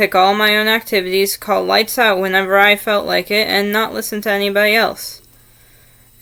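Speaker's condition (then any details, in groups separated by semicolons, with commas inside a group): No condition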